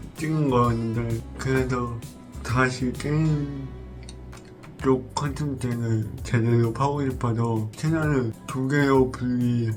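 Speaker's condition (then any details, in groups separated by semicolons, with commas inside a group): Brain lesion disability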